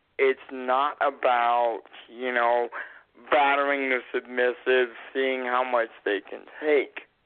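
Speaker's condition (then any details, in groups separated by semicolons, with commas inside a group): Cerebral palsy; runs out of breath, one-breath rushes, pauses, false starts, stuttering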